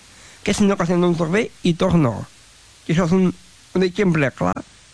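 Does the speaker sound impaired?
Yes: Down syndrome; extra chromosome, different pace of learning; very talkative, expresses self in own way and own words, dislikes being corrected.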